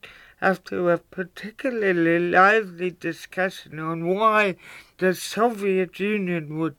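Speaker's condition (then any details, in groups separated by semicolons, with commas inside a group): Cerebral palsy; cerebral palsy since childhood, visible, coordination difficulties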